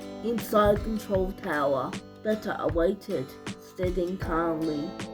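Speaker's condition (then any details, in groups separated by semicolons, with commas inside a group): Cerebral palsy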